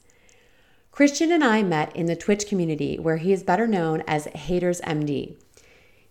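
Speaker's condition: No condition

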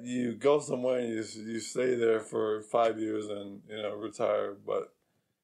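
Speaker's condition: ALS

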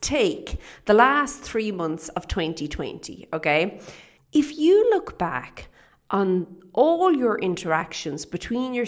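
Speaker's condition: No condition

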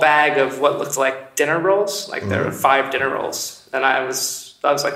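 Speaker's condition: No condition

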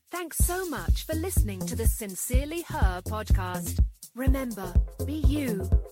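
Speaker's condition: No condition

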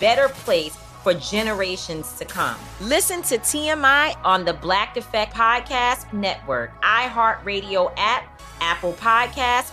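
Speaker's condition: No condition

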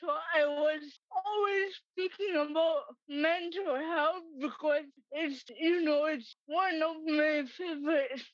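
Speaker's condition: Cerebral palsy; extra exam time

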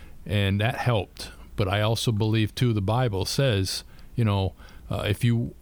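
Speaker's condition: No condition

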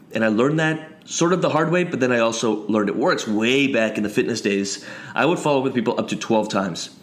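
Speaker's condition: No condition

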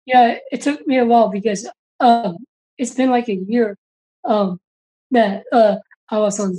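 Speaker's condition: Down syndrome; used cue cards when first presenting

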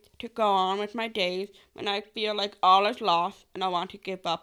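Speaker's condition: Down syndrome; fears not being understood

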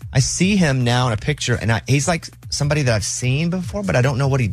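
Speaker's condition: No condition

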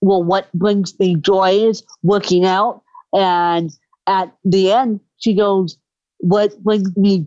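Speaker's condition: Cerebral palsy; another back surgery planned to remove metal

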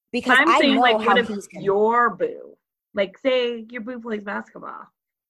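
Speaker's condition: No condition

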